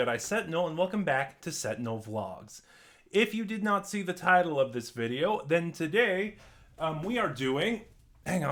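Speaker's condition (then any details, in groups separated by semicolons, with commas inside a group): No condition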